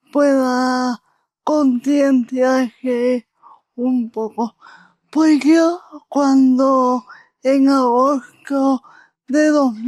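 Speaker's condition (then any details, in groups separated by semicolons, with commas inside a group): Cerebral palsy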